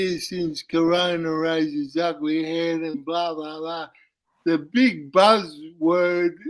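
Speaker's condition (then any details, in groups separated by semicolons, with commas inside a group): Cerebral palsy; uses wheelchair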